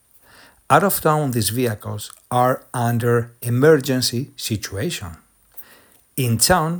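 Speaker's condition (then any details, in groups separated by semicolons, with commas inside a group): No condition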